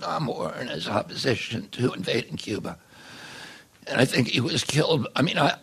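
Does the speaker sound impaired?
Yes: spasmodic dysphonia; titanium bridge between vocal cords in Japan.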